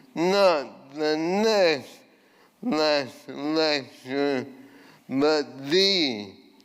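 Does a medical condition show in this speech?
Yes: ALS.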